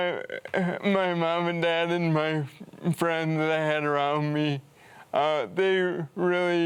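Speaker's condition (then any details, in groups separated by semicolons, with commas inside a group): Cerebral palsy; from birth, premature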